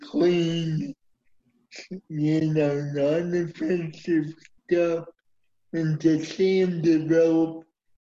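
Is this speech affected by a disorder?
Yes: cerebral palsy; uses wheelchair.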